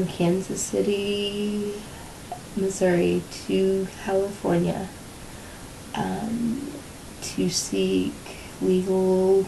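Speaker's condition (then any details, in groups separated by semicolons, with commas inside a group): Cerebral palsy; from birth, weak right side, muscle spasms; medical cannabis for spasticity; stutter-like speech spasms from muscle spasms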